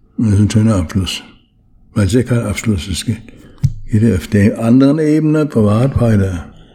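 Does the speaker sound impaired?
Yes: Parkinson's disease; Parkinson's disease diagnosed about 20 years ago, slowed movements, limits daily routine, needs much training.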